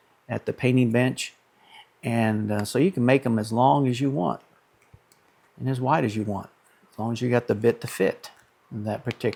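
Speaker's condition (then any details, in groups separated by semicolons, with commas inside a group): No condition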